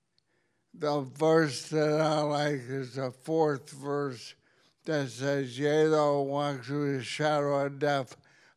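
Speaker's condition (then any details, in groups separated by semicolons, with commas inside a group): ALS; progressive neurodegenerative motor disease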